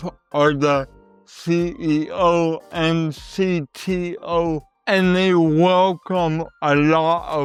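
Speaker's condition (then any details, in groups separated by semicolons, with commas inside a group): Cerebral palsy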